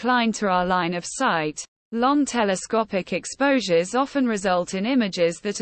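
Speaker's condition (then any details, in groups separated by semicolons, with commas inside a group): No condition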